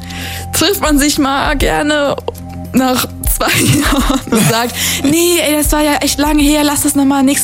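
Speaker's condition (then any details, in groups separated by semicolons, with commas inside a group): No condition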